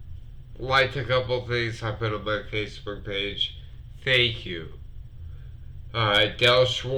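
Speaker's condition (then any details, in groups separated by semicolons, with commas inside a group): Multiple sclerosis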